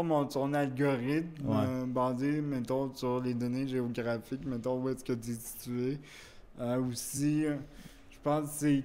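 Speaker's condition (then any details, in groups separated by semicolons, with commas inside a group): Cerebral palsy; wheelchair use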